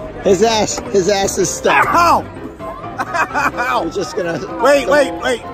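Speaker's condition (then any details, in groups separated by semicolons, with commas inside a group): No condition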